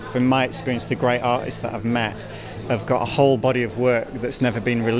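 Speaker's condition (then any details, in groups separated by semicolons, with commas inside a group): No condition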